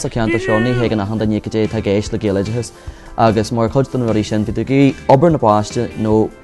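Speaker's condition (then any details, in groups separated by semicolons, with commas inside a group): No condition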